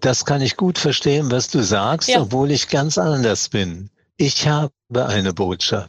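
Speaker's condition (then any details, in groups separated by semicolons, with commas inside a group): Parkinson's disease; mild course, ongoing tremor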